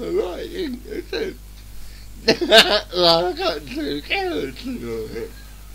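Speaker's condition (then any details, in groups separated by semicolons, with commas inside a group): Cerebral palsy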